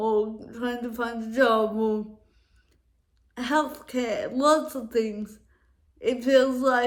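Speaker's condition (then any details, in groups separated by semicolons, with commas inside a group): Cerebral palsy; affects walking and speech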